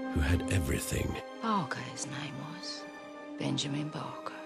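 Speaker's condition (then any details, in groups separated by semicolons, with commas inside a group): No condition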